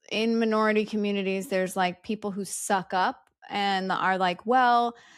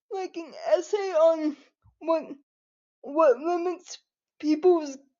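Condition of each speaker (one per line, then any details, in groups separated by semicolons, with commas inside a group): No condition
Cerebral palsy quadriplegia; from birth, quadriplegic, all four limbs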